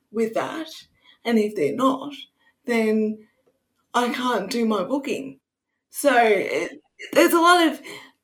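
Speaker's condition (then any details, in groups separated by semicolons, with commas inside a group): Cerebral palsy; wheelchair user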